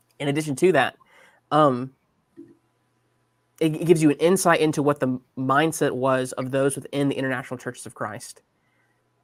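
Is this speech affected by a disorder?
No.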